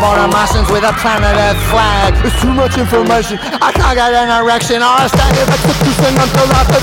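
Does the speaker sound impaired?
No.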